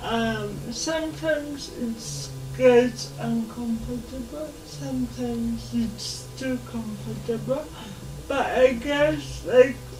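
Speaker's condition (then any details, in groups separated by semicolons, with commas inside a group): Cerebral palsy; since birth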